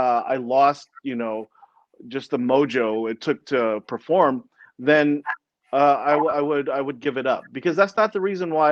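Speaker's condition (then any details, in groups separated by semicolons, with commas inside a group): No condition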